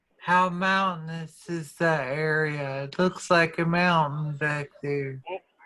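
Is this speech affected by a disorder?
Yes: multiple sclerosis; primary progressive.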